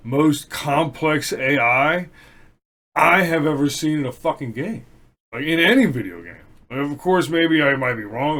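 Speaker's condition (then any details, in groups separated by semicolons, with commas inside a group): No condition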